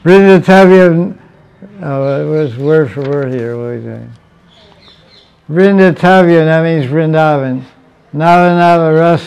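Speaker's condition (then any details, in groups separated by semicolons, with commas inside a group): Deafness; finds sound way too loud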